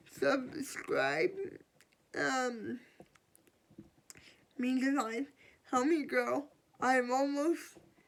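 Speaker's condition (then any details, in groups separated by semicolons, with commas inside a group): Cerebral palsy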